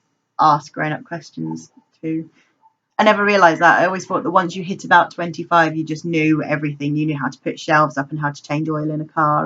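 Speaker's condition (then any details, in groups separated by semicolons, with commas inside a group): No condition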